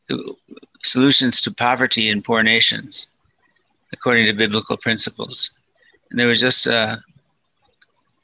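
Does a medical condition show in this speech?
Yes: Parkinson's disease; Parkinson's disease diagnosed about six years before recording; about six years since diagnosis, mild symptoms, little progression, still able to work and teach.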